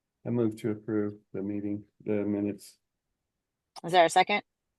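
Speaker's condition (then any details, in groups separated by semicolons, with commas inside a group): No condition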